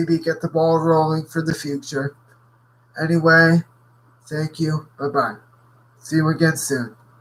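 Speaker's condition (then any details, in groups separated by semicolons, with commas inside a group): Cerebral palsy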